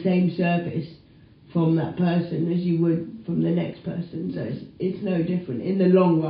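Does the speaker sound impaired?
Yes: cerebral palsy quadriplegia; full-time electric wheelchair user, writing and reading physically difficult, dyslexia, needs one-to-one admin support.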